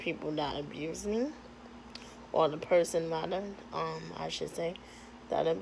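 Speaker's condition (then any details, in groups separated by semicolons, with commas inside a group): Cerebral palsy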